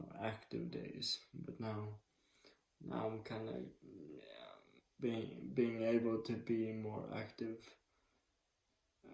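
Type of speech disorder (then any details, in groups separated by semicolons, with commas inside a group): Slurred speech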